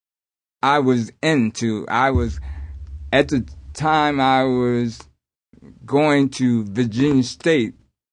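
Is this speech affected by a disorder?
Yes: aphasia after strokes; aphasia caused by multiple strokes; attended speech services, singing suggested by doctor as therapy, aphasia persists but singing helps coping; stuttering after strokes, had to repeat everything, impediment not heard when singing, less noticeable.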